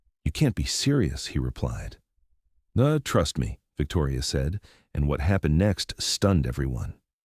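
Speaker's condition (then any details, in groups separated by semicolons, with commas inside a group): No condition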